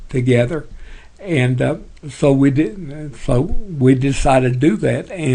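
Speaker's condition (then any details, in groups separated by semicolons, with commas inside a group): Parkinson's; tremors as early symptom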